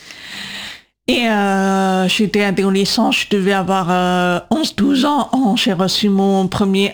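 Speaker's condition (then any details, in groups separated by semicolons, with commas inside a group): Congenital deafness, profound, from congenital CMV; congenital cytomegalovirus, diagnosed at 18 months, severe then profound at 8, implants left 8.5, right 20-22; atypical voice, speech recognition struggles to understand, 20 years speech therapy, LPC coder in class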